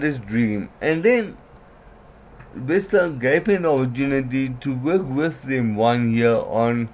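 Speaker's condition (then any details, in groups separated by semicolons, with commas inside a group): Cerebral palsy; myasthenia gravis muscle fatigue, breathing weakness, sometimes out of breath, uses oxygen machine, on medication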